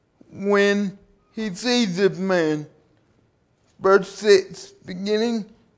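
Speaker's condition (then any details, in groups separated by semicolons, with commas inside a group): Cerebral palsy; carried by parents and friends since birth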